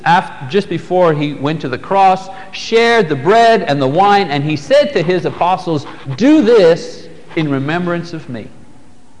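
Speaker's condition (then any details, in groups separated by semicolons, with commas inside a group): No condition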